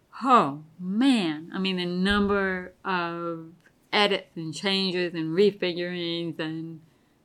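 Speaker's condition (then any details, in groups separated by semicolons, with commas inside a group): Deafness; pretty bad tinnitus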